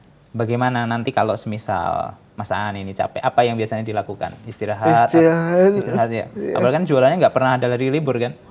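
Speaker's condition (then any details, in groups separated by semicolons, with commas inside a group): No condition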